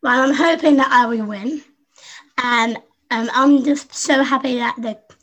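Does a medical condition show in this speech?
Yes: Down syndrome; present from birth, infant heart failure, heart surgery, pneumonia, stopped breathing, resuscitated, chest problems; learned to speak by copying younger sister Susie, second top grade and b in French speaking.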